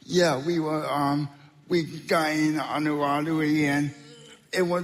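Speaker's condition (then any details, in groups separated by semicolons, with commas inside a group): Spastic quadriplegic cerebral palsy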